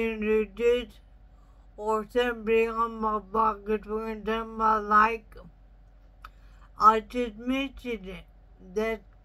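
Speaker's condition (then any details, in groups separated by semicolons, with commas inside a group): Traumatic brain injury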